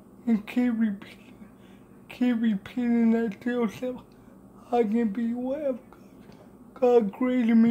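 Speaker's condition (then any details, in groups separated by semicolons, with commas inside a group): Cerebral palsy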